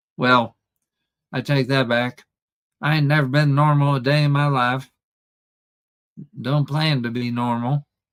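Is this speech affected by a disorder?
Yes: ALS.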